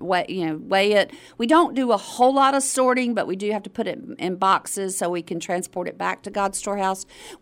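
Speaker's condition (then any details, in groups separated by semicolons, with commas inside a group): No condition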